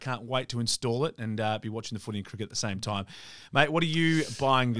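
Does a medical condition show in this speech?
No.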